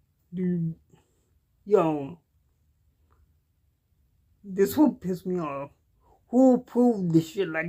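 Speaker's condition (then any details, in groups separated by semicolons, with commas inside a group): Cerebral palsy; cannot walk, uses wheelchair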